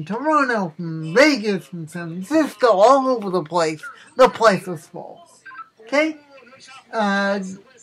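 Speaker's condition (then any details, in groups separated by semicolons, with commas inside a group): Cerebral palsy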